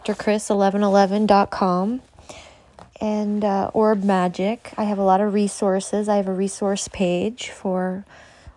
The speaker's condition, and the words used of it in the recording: None; typical speech.